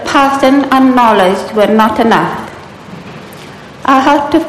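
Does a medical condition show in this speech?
Yes: profound deafness; without speech at 2.5 years, mother taught basic speech before school, Mary Hare School for deaf.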